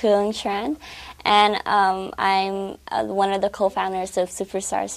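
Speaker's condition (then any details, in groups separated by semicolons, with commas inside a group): Cleft lip and palate; congenital cleft lip and palate, roof of mouth and lips not fully formed, repaired by dentists, oral surgeons, doctors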